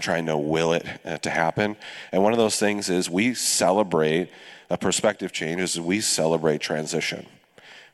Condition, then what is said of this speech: None; typical speech.